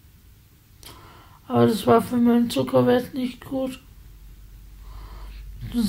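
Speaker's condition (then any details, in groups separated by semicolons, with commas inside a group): Spasticity from birth; multiple sclerosis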